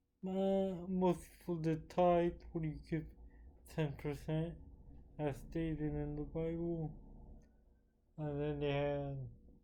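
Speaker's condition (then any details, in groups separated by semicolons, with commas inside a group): Cerebral palsy; with developmental delay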